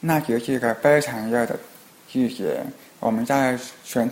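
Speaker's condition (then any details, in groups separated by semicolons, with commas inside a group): Hearing impairment; others speak too fast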